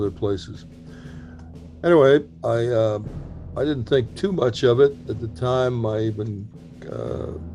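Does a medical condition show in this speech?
No.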